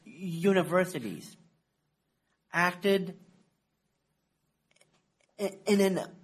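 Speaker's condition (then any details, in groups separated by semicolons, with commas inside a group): Down syndrome; intellectual disability, processes information more slowly; recorded testimony to Congress, played as soundbite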